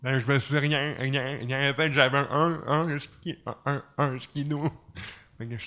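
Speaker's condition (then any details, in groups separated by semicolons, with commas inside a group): Cerebral palsy; cerebral palsy mainly affecting nervous system, uses crutches, past operation with lost lower-body feeling afterward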